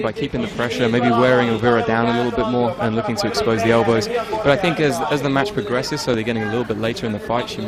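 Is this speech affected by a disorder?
No.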